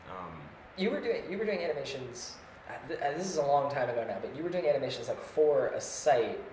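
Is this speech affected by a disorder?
No.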